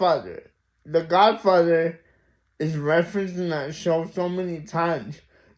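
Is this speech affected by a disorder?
Yes: mild cerebral palsy.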